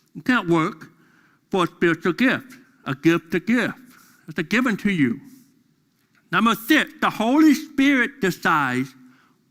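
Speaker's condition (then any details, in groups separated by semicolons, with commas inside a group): Deafness; deaf during school years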